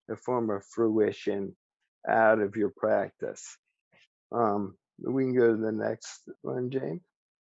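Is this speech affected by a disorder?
Yes: ALS; speech still preserved.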